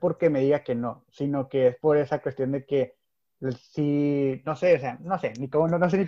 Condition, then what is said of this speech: Stuttering. Algo, de lo que sí estoy muy consciente es de que tartamudeo mucho.